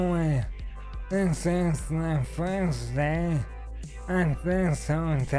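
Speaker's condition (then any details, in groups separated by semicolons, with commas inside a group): ALS; stem cell treatment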